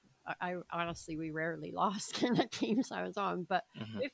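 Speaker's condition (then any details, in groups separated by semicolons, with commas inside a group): Cleft palate, severe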